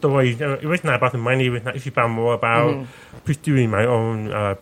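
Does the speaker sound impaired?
Yes: profound deafness, deaf accent; born profoundly deaf, 95 db loss both ears, cause unknown, sensorineural, cochlear implant, earlier hearing aids; sounds different, listeners ask where accent is from, parents taught speech.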